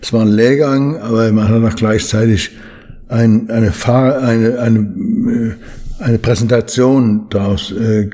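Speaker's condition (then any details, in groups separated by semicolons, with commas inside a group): Parkinson's disease; well controlled on medication overseen by neurologist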